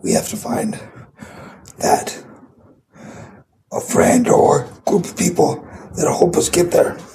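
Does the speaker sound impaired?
Yes: cerebral palsy; condition audible in voice.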